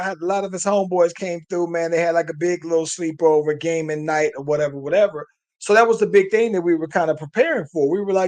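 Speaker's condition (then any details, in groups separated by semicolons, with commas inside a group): No condition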